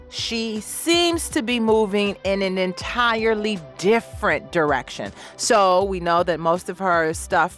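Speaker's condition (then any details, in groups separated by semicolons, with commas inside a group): No condition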